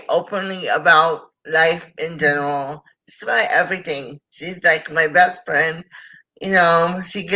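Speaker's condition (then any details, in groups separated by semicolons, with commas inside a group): Cerebral palsy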